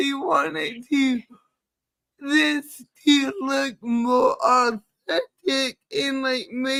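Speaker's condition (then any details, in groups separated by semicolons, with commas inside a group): Cerebral palsy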